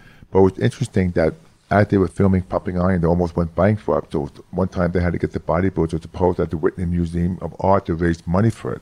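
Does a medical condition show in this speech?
Yes: hearing loss; about 75% hearing loss from close to birth; severe speech impediment since childhood, very monotone speech, studied phonetics for inflection, improved over years, new york accent.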